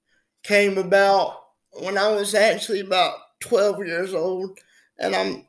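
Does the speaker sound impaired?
Yes: spastic quadriplegic cerebral palsy; from birth, fully wheelchair bound, cannot move self, affects muscle tone; daily stretching to keep muscles from getting too tight, age 25; speech sometimes affected if not careful.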